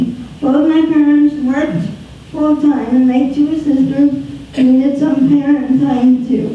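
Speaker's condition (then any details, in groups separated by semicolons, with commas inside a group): Spastic quadriplegic cerebral palsy; wheelchair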